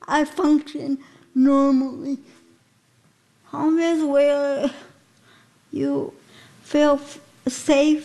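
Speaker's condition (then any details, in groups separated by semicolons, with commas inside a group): Spastic quadriplegic cerebral palsy; affects all four limbs, needs assistance with physical tasks, cognition normal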